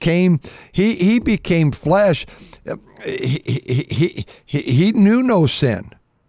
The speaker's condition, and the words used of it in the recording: Stuttering. I still do if I get all wound up on the broadcast.